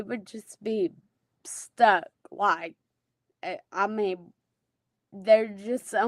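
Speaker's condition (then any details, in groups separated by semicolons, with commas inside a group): Friedreich's ataxia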